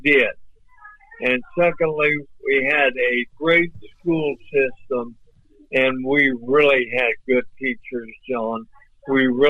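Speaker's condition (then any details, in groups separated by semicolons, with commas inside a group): ALS; voice off but clear and understandable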